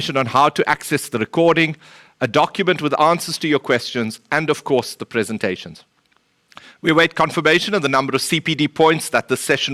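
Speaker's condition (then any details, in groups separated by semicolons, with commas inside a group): No condition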